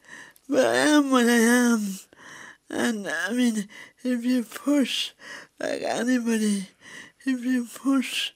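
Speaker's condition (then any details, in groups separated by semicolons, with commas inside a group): Cerebral palsy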